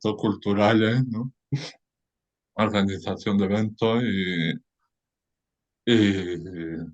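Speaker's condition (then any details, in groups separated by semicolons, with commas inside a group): Cerebral palsy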